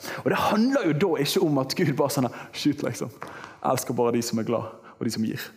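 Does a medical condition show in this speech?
No.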